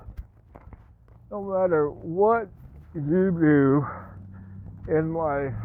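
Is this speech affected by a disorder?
Yes: Parkinson's; speech impediment.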